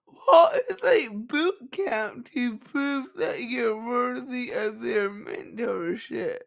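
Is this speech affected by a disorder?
Yes: cerebral palsy; from birth, affects walking.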